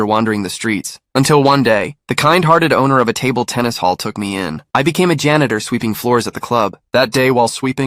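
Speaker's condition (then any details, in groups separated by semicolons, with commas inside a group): No condition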